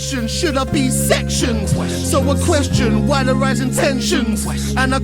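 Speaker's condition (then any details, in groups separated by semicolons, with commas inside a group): No condition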